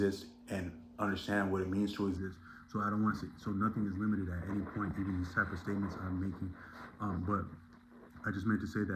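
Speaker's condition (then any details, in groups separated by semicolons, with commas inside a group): No condition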